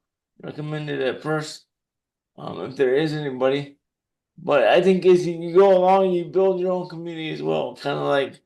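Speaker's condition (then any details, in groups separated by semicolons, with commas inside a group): Cerebral palsy; dexterity issue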